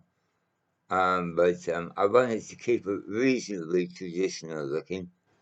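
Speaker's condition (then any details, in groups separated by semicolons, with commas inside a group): Mouth cancer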